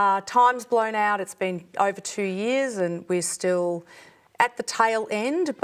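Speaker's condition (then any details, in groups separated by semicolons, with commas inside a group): No condition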